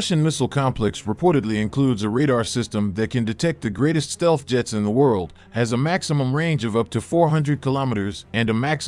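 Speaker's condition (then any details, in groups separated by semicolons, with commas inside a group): No condition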